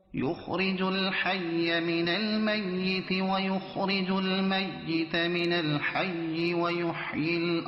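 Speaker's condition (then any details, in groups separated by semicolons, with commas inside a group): No condition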